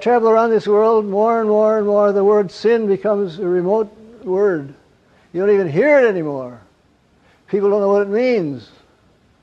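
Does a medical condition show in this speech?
Yes: Parkinson's; gets up around 3 am.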